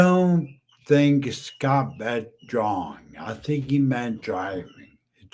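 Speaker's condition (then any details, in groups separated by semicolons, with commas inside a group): Brain injury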